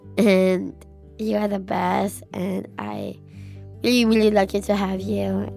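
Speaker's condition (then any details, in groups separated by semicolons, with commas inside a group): Down syndrome; congenital, present from birth, recognized at birth, confirmed by doctors soon after; age 19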